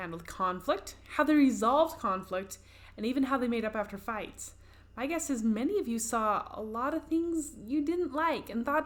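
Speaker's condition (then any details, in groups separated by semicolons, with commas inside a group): No condition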